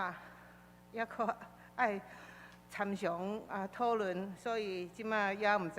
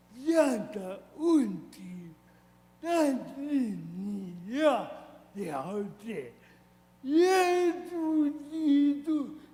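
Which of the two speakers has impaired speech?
The second: cerebral palsy; severe, walked only at age 8.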